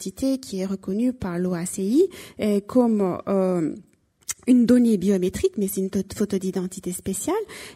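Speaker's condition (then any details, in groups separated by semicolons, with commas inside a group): No condition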